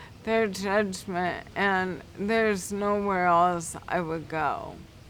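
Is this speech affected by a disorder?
Yes: cerebral palsy; affects speech.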